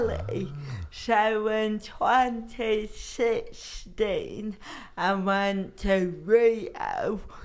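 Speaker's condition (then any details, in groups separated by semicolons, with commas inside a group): Cerebral palsy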